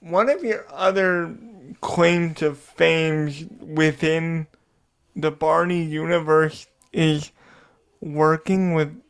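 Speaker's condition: Cerebral palsy; wheelchair user

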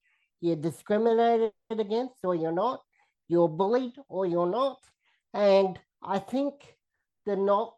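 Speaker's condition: Cerebral palsy; spastic quadriplegia

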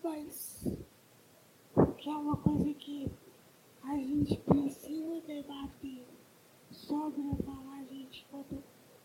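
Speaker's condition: Cerebral palsy; lesion less severe than others, physical effects, falls, hip surgery for dislocated hip; ongoing music therapy, hospitalization not frequent; music therapy to develop communication and singing, possibly speech balance, singing recorded by music therapist

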